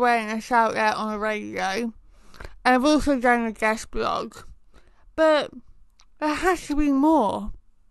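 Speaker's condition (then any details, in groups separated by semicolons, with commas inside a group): Tongue cancer; oral cancer starting as tongue patch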